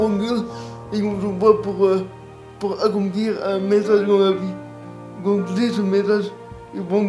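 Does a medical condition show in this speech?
Yes: cerebral palsy.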